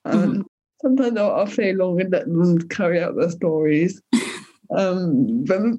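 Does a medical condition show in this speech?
Yes: cerebral palsy; cerebral palsy from birth, lack of oxygen during birth, tight tense muscles, affects arm and leg movement, physiotherapy in childhood.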